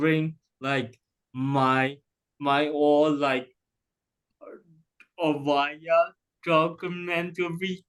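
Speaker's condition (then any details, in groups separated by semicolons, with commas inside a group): Cerebral palsy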